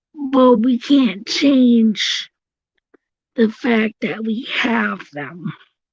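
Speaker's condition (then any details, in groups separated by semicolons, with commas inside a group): Cerebral palsy; since birth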